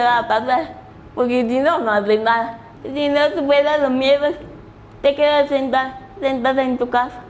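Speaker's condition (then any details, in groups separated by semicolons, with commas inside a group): Cerebral palsy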